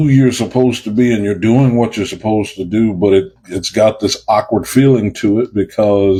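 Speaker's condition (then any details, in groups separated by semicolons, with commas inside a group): No condition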